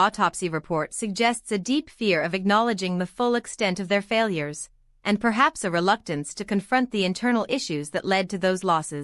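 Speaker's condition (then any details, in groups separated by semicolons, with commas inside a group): No condition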